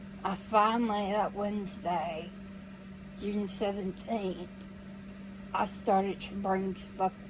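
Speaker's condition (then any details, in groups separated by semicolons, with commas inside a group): Cerebral palsy; needs crutches to walk, no teeth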